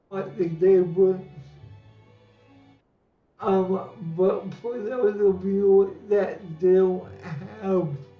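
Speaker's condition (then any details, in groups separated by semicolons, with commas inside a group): Cerebral palsy; lifelong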